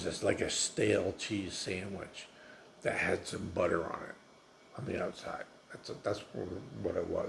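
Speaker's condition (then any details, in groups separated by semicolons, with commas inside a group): Multiple sclerosis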